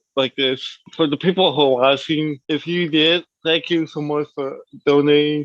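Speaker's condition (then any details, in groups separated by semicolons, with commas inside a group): Cerebral palsy; from birth, lower limbs affected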